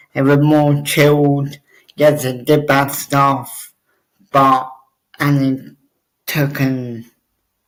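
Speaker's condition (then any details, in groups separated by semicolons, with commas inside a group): Cerebral palsy; obvious speech impediment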